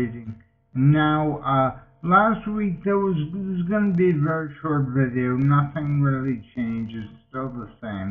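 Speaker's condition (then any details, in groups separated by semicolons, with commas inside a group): Multiple sclerosis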